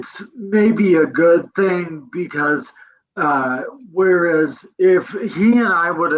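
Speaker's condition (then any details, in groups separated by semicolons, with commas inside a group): Cerebral palsy; present from birth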